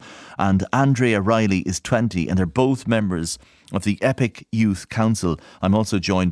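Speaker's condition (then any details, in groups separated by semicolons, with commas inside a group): No condition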